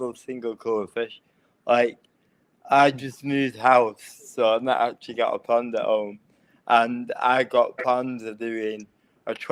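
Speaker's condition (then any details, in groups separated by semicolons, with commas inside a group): Cerebral palsy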